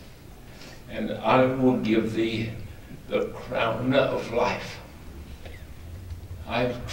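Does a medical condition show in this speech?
Yes: ALS; extremely weak.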